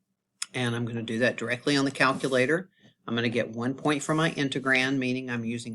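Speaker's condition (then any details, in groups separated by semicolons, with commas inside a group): No condition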